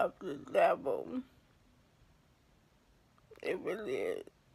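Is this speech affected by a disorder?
Yes: ALS; affects hands.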